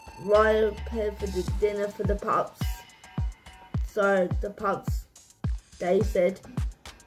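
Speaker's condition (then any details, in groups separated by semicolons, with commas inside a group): Cerebral palsy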